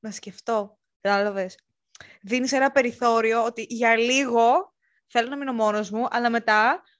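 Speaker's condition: No condition

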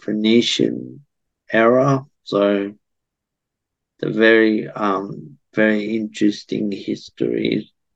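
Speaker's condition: Cerebral palsy

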